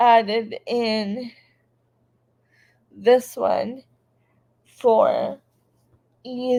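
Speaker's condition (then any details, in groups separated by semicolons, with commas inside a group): Cerebral palsy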